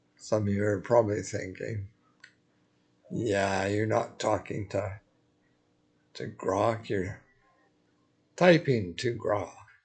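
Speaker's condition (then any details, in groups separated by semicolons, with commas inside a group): Multiple sclerosis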